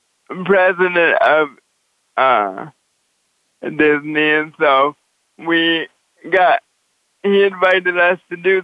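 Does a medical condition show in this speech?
Yes: cerebral palsy; brain cannot reliably direct muscles, walks with walker, must consciously control every movement including holding head up; pushed and pulled through triathlon races by father.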